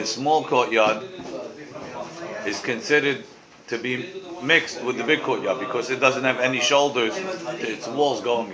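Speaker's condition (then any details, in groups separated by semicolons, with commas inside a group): No condition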